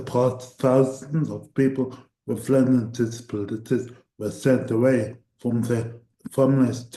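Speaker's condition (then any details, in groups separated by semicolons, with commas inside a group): Cerebral palsy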